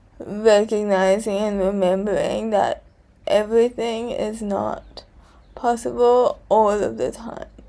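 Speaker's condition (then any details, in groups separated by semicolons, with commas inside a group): Cerebral palsy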